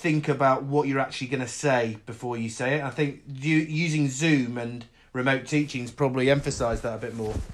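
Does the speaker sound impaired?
No.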